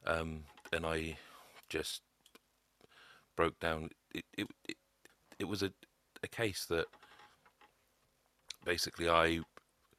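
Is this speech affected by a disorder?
Yes: stammer; acquired stammer for 5-6 years, began with second ex-wife, NHS mental health help, CAT trauma therapy considered; stammering while discussing trauma, pauses and breaks may sound like internet lag; worse when discussing trauma, gone when comfortable, once so severe National Centre for Domestic Violence hung up; here repeated sounds, blocks.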